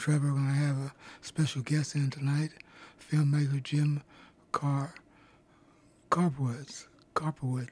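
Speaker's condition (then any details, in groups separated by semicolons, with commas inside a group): Dysphonia; dysphonia most of adult life, big hole in throat; dysphonia exercise during on-air break, repeats long sentences aloud, aims to keep meter reading up; voice gets quieter the more spoken, voice drops off, hard to hear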